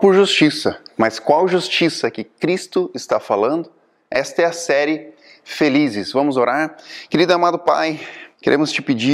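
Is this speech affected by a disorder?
No.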